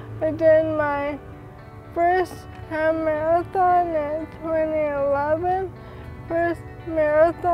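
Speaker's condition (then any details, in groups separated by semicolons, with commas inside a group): Amyotrophic lateral sclerosis; about three years since diagnosis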